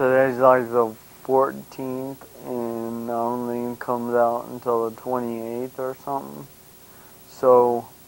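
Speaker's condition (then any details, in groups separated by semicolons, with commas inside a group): Brain injury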